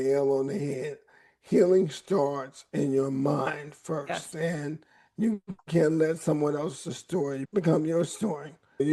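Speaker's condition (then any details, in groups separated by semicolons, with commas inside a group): ALS; voice raspy at times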